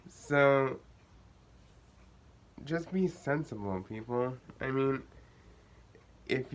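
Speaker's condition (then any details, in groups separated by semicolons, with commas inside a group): Cerebral palsy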